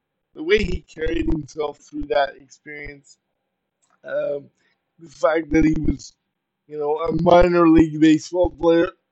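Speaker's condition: Cerebral palsy; very poor balance

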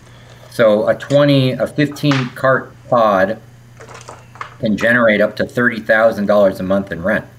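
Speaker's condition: No condition

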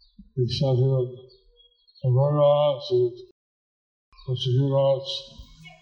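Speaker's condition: Stroke with facial paralysis; hard to understand for unfamiliar listeners

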